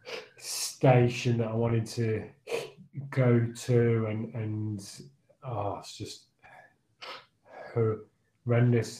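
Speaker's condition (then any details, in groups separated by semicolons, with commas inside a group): Stammer; stammer since childhood, hard reading aloud at school, phone calls, ordering train tickets, phone callers hung up thinking prank call; still stammers, lockdown impacted stammer, had mask made saying i stammer, you'll have to wait; sound, word and phrase repetitions, part-word repetitions, fillers like um and uh; repeated words, prolonged sounds, blocks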